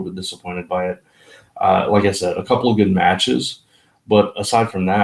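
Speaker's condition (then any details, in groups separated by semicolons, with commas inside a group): No condition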